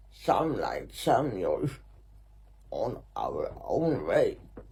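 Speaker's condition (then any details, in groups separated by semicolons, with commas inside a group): Muscular Parkinson; vascular parkinsonism, multiple surgeries; progressive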